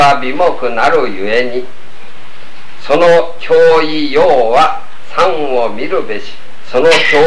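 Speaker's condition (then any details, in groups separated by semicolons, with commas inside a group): No condition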